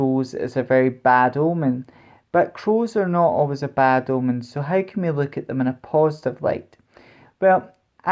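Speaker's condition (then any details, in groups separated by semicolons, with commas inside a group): No condition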